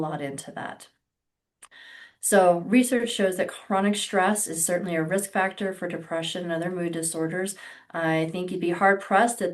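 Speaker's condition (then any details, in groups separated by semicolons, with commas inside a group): No condition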